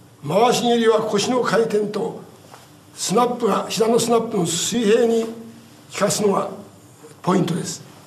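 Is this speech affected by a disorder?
No.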